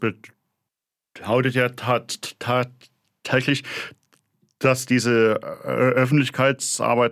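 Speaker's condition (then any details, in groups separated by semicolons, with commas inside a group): Stuttering; developmental, lifelong, possibly inherited, father stuttered, brother fluent, logopedic speech therapy, constant since second grade; choppy, repetitions, blocks, cannot coordinate speech components, body tenses during blocks, throat sometimes hurts, fluent when singing; prolonged sounds, blocks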